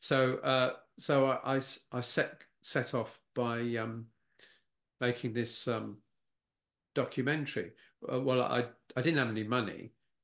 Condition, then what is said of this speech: Aphasia. They're all in my head. It's a strange thing with aphasia, is everything's in my head perfectly.